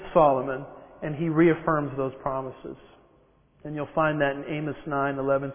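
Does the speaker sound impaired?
No.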